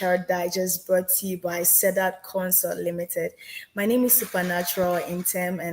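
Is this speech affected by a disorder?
No.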